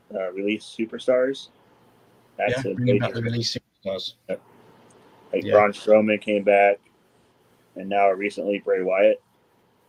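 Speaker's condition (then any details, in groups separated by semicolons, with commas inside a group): No condition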